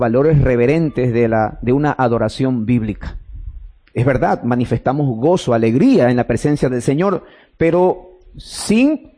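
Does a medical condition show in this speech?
No.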